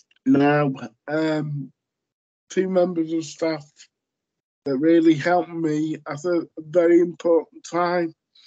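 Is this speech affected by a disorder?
Yes: cerebral palsy; lifelong.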